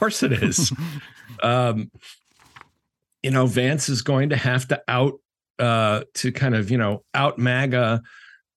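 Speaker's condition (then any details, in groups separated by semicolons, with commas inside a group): No condition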